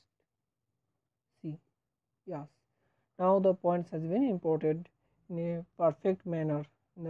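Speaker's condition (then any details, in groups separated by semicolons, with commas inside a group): No condition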